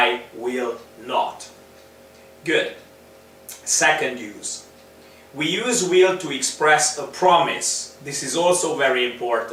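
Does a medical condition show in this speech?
No.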